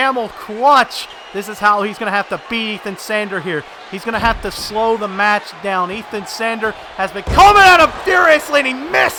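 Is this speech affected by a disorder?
No.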